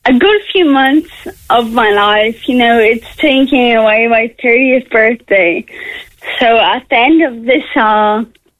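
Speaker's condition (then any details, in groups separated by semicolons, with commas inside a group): Friedreich's ataxia; progressive neuromuscular disease, nerve damage, muscle weakness, mobility loss; awaiting HSE reimbursement decision on Skyclarys, a drug slowing progression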